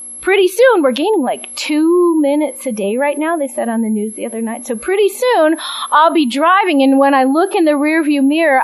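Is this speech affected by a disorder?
No.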